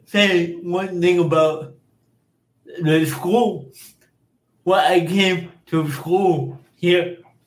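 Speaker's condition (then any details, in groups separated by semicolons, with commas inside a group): Cerebral palsy; cord around neck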